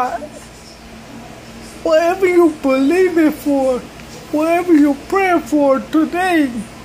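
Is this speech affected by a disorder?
Yes: cerebral palsy; speech hard to understand.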